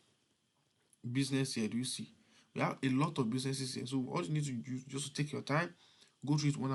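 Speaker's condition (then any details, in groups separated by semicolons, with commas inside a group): No condition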